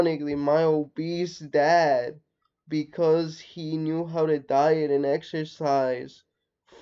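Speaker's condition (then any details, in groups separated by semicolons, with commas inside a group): Cerebral palsy; very bent body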